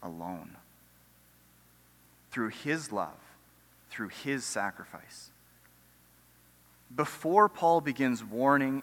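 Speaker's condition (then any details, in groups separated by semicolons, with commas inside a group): No condition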